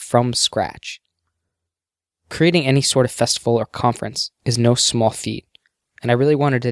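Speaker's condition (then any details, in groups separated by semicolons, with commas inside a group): No condition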